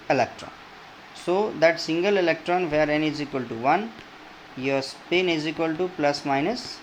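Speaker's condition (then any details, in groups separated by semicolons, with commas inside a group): No condition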